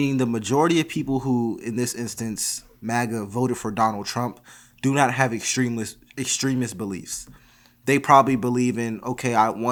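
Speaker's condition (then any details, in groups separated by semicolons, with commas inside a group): No condition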